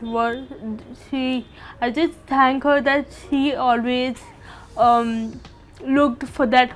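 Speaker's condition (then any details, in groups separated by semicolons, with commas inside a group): Cerebral palsy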